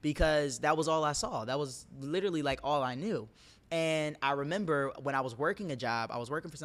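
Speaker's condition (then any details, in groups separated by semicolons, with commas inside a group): No condition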